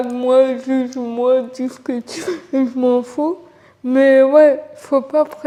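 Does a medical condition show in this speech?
Yes: cerebral palsy; from birth, uses wheelchair.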